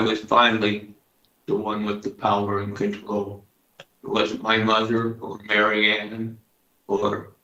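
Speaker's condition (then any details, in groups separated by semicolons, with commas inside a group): Parkinson's disease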